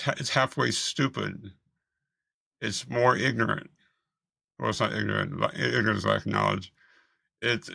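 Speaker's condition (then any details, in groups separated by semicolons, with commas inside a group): Multiple system atrophy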